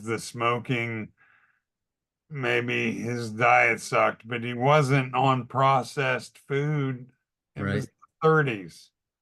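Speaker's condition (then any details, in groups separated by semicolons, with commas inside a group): ALS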